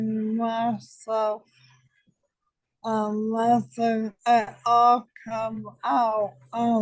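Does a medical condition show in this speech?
Yes: ALS; diagnosed almost five years ago.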